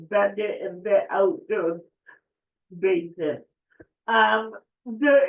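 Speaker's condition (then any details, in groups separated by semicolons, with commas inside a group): Cerebral palsy; affects speech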